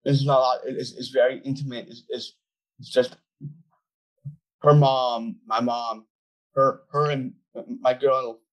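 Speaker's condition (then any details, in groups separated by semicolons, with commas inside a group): Down syndrome; called very articulate by host, gave TEDx talk, runs public speaking business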